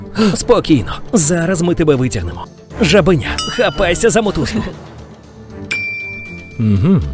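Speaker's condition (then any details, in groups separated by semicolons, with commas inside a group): No condition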